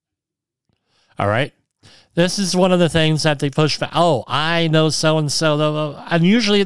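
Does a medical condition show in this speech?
Yes: cleft lip and palate.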